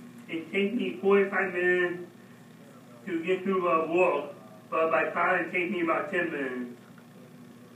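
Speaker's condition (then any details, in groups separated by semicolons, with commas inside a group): Mild cerebral palsy; mild form, hearing impairment; hearing impairment makes clear speech hard, speaks slowly to be understood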